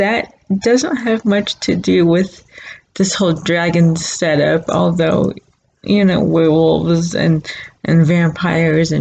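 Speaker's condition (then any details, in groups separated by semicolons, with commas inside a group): Cerebral palsy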